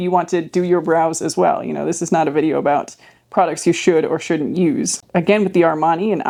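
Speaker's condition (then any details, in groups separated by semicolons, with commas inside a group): No condition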